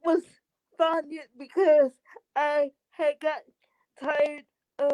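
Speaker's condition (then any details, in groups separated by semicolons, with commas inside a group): Cerebral palsy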